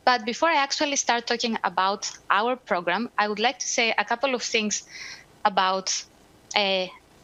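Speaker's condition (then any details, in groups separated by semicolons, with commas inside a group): No condition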